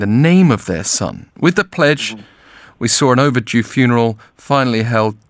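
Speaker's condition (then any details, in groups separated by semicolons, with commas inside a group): No condition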